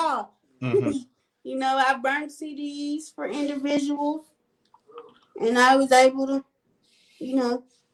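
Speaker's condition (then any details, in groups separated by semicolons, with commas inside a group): Cerebral palsy; quadriplegic type, all four limbs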